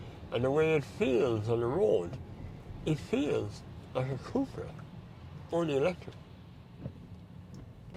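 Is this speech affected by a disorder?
Yes: mouth cancer surgery.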